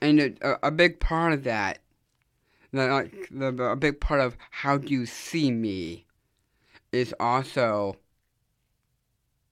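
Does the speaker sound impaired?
Yes: Down syndrome; from birth; able to do public speaking, able to express self.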